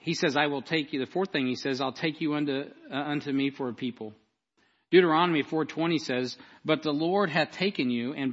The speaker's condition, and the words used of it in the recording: None; typical speech.